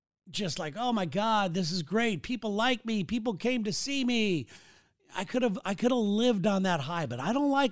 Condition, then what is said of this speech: No condition.